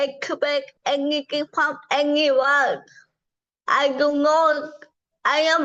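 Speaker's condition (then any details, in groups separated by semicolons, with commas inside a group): Cerebral palsy; from birth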